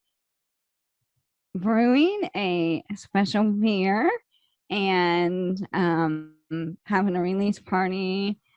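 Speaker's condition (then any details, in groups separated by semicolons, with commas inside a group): ALS; slow progressing form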